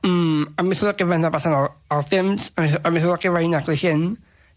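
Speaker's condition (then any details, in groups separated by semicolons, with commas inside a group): Down syndrome; very talkative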